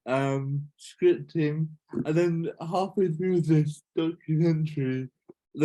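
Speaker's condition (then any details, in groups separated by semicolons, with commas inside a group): Cerebral palsy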